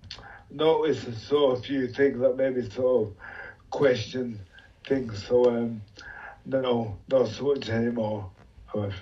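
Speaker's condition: Motor neuron disease; followed by MND, respiratory and long-term ventilation teams at Preston

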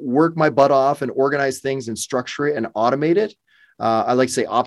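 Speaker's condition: No condition

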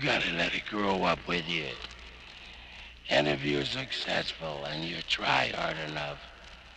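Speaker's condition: Bad voice; cancer, died about two months after this recording; voice sounds bad

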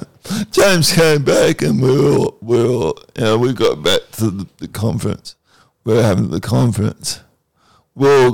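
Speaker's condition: Cerebral palsy; strangers sometimes assume drunkenness

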